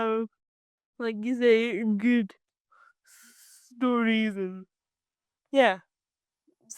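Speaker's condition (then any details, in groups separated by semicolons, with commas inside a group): Cerebral palsy; from birth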